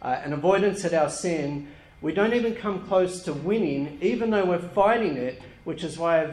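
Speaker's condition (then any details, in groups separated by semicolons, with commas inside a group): No condition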